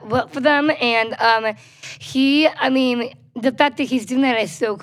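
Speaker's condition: Down syndrome

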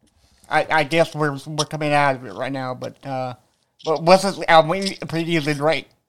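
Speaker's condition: Cerebral palsy

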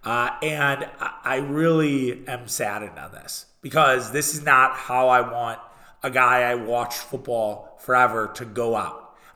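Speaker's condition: No condition

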